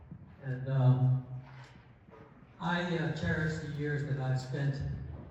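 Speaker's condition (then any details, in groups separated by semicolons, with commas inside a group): No condition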